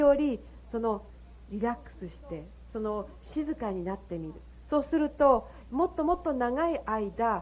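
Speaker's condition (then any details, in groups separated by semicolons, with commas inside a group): No condition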